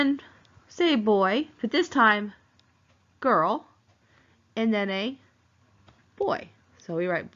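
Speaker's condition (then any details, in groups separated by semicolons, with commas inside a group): No condition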